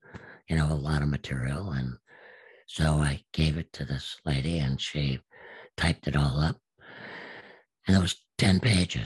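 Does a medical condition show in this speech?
Yes: absent vocal cords; self-taught speech over about ten years, sounds made first then shaped by mouth, slight hoarseness, unique voice.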